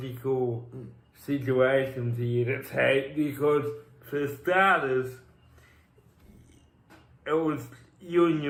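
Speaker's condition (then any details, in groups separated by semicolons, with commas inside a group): Cerebral palsy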